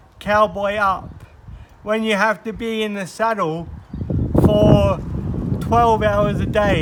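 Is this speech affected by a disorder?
Yes: cerebral palsy.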